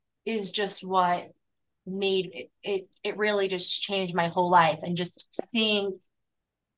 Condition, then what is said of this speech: Stuttering. I'm not sure if that's like how it is with everyone else, but as soon as I disclose to people, I realize I stutter less.